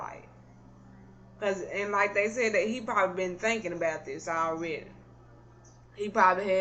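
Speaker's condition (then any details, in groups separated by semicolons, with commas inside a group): Cerebral palsy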